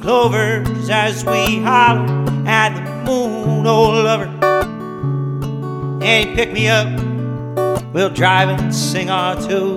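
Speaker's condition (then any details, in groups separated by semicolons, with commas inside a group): No condition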